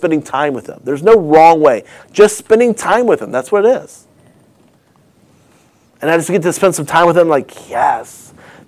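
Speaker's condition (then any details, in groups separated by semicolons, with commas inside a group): No condition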